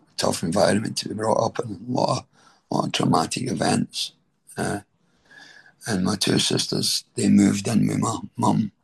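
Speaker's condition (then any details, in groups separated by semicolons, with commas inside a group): Throat cancer treatment effects; stage 4 throat cancer 6.5 years into recovery, chemo, radiotherapy, tracheostomy, neck nerves repaired, remission 2.5 years; voice changed by throat cancer and treatment, deep voice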